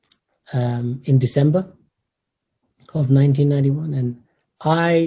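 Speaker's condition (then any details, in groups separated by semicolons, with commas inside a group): No condition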